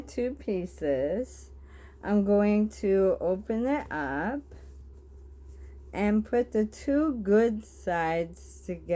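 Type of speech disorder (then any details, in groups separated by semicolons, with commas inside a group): Bulbar dysarthria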